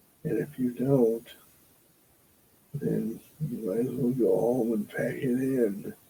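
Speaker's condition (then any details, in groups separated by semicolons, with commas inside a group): Parkinson's disease; loses train of thought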